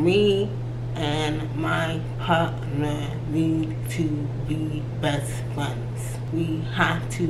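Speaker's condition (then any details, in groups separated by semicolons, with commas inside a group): Cerebral palsy; from birth, left leg affected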